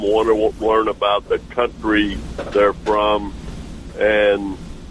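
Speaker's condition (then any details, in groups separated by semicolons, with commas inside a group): No condition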